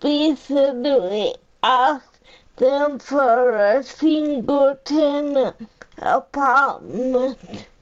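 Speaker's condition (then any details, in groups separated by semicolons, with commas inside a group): Cerebral palsy; uses a power chair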